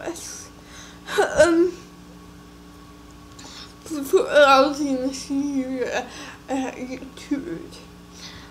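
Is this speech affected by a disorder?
Yes: cerebral palsy.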